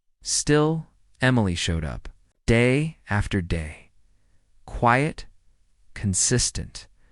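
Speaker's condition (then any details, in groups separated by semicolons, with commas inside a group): No condition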